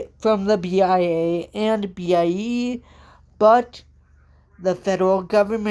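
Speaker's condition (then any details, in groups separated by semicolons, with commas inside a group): Cerebral palsy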